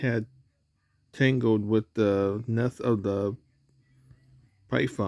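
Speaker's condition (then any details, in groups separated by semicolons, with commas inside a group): No condition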